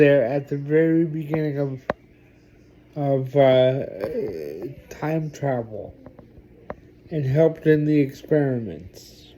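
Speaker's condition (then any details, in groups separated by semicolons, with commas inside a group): Cerebral palsy; reliable voice, uses voice control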